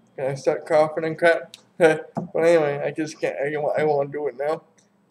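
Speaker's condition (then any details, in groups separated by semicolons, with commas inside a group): Cerebral palsy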